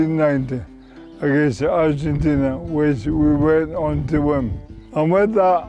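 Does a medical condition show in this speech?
Yes: motor neurone disease.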